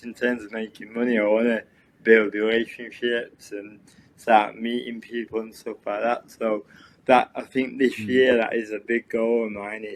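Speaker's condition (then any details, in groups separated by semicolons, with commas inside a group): Cerebral palsy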